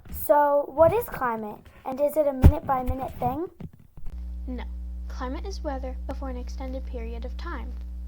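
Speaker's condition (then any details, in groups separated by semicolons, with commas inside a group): No condition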